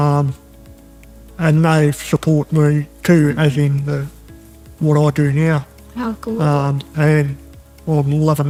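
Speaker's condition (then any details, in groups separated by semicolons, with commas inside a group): Cerebral palsy; present from birth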